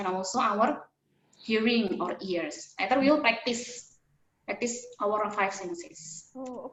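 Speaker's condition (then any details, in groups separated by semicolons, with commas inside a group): No condition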